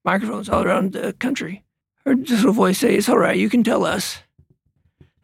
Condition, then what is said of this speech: Parkinson's disease. I don't like to draw attention to my soft and sometimes incoherent voice.